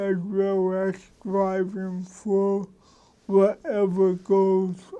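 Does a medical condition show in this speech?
Yes: cerebral palsy.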